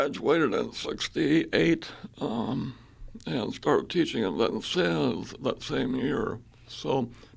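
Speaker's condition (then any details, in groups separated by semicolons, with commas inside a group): Spasmodic dysphonia; involuntary laryngeal muscle spasms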